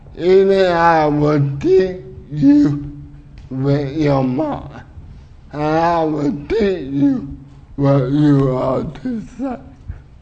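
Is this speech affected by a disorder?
Yes: cerebral palsy; uses wheelchair.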